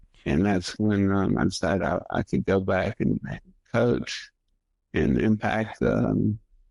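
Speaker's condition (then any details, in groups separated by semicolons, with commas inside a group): Multiple sclerosis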